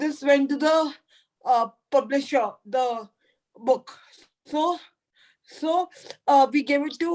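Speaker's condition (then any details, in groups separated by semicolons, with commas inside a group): Cerebral palsy; floppy limbs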